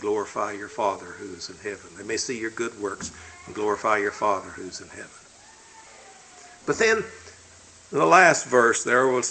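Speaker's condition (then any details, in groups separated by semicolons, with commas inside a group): No condition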